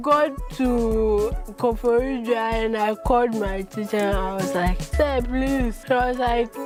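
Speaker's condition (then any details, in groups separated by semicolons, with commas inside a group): Cerebral palsy; from birth; present for 24 years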